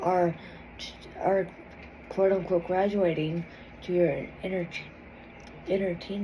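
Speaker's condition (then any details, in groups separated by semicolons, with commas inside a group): Cerebral palsy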